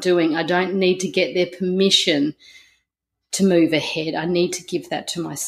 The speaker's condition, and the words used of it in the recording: No condition.